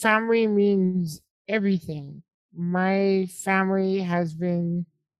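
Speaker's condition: Spinal muscular atrophy type 2

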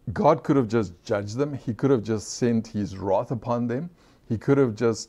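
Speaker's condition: No condition

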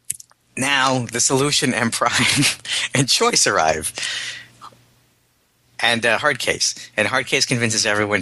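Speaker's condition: No condition

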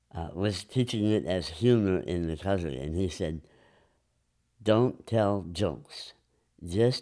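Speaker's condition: Enlarged tongue from vascular growth; lower lip and lower mouth removed

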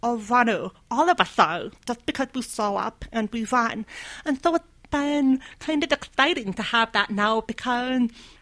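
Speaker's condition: Deafness; deaf from age 2, completely deaf right ear, severe to profound left ear

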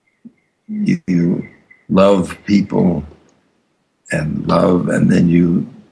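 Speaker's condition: Aphasia after stroke; stroke causing aphasia, previously a highly fluent golden-tongued orator; words come out slowly, long silences, slow to answer, hard to weave complex stories

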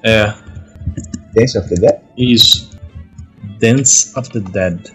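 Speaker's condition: No condition

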